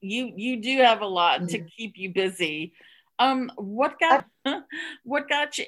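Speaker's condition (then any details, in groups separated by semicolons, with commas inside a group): No condition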